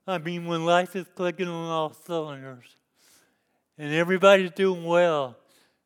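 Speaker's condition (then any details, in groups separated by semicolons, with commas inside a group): Cerebral palsy; lifelong disability since youth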